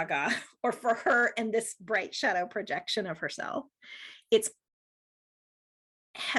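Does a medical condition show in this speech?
No.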